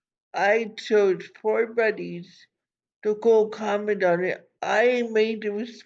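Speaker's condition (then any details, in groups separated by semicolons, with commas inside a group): Cerebral palsy; from birth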